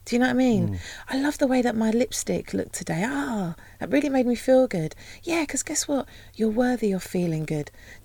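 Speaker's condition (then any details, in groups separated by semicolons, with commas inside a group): No condition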